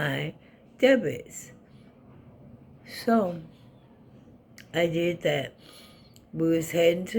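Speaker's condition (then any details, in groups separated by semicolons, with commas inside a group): ALS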